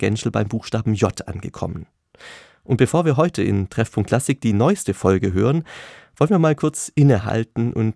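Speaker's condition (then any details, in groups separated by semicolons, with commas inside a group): No condition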